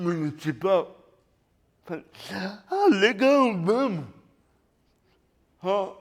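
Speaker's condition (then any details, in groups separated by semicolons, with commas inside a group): Cerebral palsy; lack of oxygen at birth, premature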